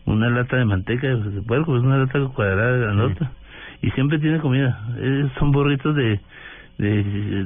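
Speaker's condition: Parkinson's disease; past stooped posture, marked loss of physical strength; under care of leading Colombian Parkinson's neurologist, running and tennis exercise prescribed; voice sometimes trembles, sometimes not understood at all

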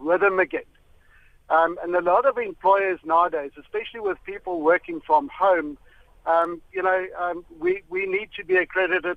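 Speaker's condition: No condition

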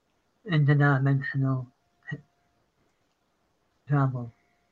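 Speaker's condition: Parkinson's; citing Parkinson's

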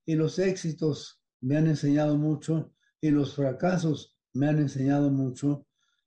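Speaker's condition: Parkinson's disease; balance

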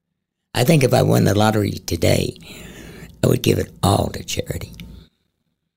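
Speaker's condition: Head and neck cancer; stage 4 cancer into voice box from acid reflux, 36 throat radiations, chemotherapy at Gunderson; tumor gone, radiation damage to airway, possible future tracheotomy, daily breathing exercises; voice a little scratchy, never needed shots to swallow during chemotherapy

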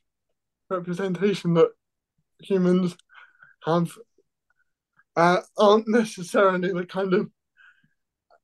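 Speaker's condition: Cerebral palsy

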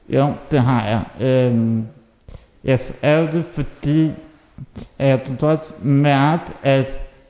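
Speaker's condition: Muscular dystrophy (muskelsvind); recessive

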